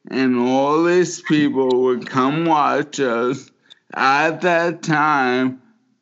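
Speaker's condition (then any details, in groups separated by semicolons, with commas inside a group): Motor neuron disease; can no longer dance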